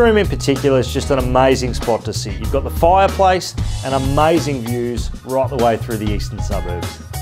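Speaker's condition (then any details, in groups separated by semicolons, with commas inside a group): No condition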